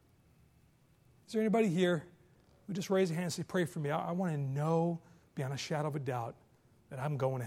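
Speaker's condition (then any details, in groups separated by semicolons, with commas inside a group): No condition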